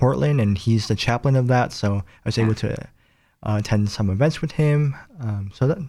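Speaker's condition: Cleft palate; nose and lip

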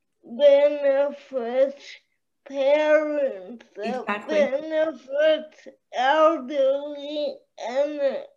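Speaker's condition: Cerebral palsy

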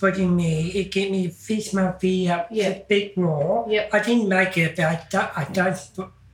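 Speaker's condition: Down syndrome

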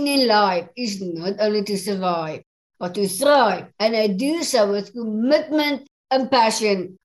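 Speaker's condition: Down syndrome; English is second language

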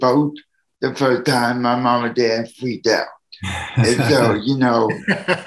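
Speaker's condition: Cerebral palsy; needs help from others

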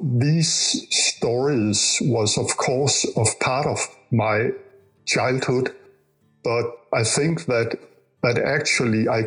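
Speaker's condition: Stuttering; developmental stutter since learning to talk, in youth some years almost unable to speak; still stutters, sometimes hard, last half year working with American Institute of Stuttering; stuttering unpredictable; prolonged sounds

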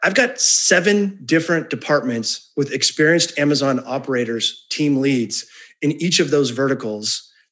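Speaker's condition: No condition

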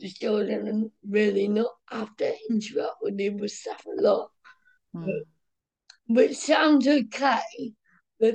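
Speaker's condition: Cerebral palsy, mild

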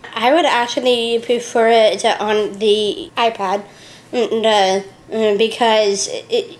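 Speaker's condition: Down syndrome; age 34

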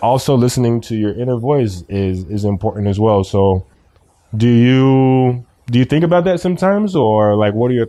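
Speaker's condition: No condition

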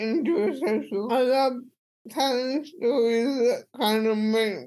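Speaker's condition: Cerebral palsy; speech impediment

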